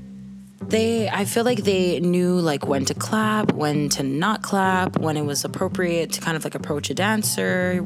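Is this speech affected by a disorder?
No.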